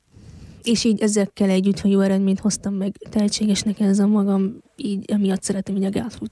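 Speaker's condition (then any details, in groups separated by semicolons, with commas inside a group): Hearing loss since birth; congenital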